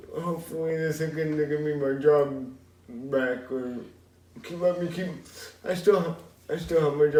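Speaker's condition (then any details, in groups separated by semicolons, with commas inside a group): Cerebral palsy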